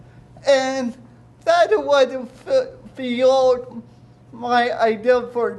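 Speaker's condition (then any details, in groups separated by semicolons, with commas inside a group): Cerebral palsy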